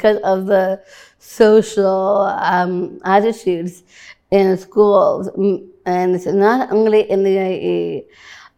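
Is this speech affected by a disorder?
Yes: Down syndrome.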